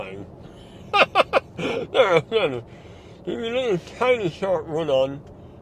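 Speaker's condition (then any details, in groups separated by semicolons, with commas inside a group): Mouth cancer surgery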